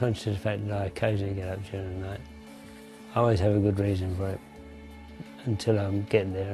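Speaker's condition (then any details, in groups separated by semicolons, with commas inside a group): Parkinson's disease; weak voice, unclear diction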